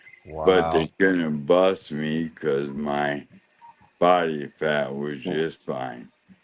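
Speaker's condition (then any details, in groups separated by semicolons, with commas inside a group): ALS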